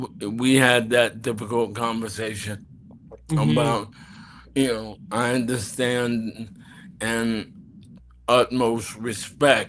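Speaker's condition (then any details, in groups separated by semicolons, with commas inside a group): ALS; bulbar onset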